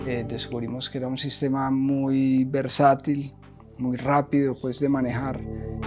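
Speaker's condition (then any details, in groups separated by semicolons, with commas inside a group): No condition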